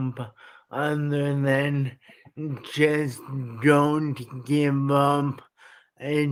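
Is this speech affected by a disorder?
Yes: traumatic brain injury.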